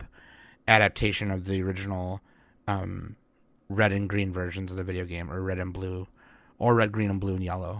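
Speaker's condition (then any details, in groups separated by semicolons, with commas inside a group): No condition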